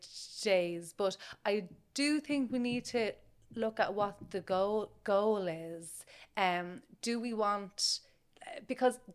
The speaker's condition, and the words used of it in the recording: Stuttering. It's funny, I used to beat myself up for stammering too much. Now I beat myself up for stammering too little.